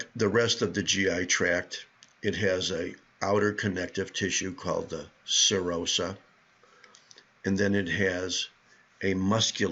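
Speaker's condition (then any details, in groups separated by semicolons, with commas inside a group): No condition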